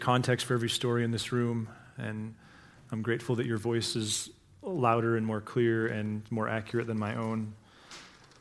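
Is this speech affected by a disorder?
No.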